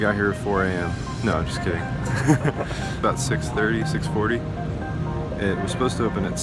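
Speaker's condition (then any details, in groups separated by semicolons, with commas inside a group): No condition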